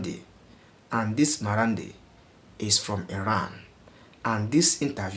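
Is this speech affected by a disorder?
No.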